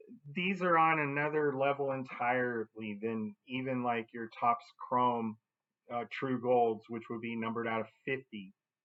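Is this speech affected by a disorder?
No.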